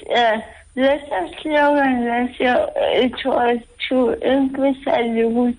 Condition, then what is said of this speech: Cerebral palsy. Write, I can still speak. And believe me, I do speak.